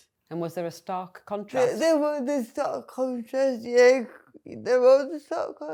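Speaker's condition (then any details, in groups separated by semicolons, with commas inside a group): Cerebral palsy; speech not always understood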